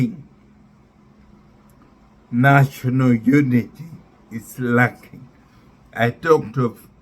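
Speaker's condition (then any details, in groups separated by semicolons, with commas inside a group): Neurological disease after spinal surgery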